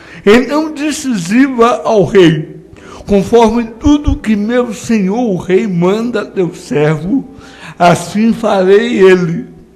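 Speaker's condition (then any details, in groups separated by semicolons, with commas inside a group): Cerebral palsy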